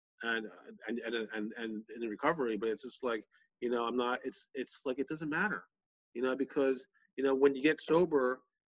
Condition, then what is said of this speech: Stuttering. Oh my God, I, I, I stuttered and you know, my big is I'm always like I'm stuttering and I mumble and blah blah blah.